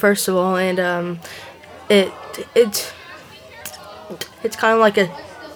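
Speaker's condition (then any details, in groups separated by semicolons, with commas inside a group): Stutter; Stuttering treatment since age 3, former camper at Lang Stuttering Institute camp, UT Austin; ongoing Stuttering treatment at Lang Stuttering Institute, uses disclosing technique; may repeat some words, discloses stutter when introducing self; repeated words, prolonged sounds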